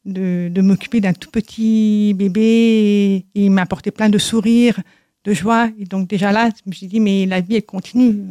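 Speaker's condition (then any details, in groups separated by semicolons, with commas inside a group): Deafness from birth; congenital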